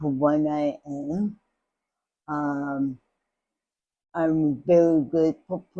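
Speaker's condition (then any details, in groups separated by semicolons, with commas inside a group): Cerebral palsy; speech impairment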